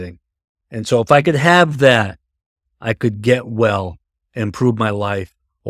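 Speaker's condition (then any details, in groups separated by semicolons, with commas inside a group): No condition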